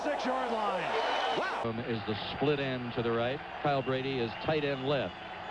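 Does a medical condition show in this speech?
No.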